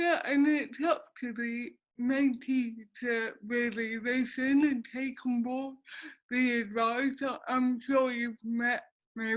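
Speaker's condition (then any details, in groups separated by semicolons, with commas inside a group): Cerebral palsy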